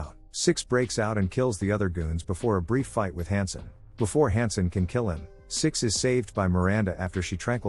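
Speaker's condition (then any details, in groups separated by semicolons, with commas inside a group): No condition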